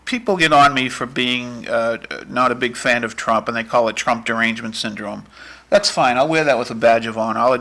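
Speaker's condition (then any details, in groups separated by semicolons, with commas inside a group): No condition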